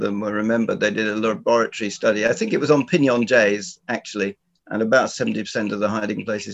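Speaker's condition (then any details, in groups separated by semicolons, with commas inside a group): No condition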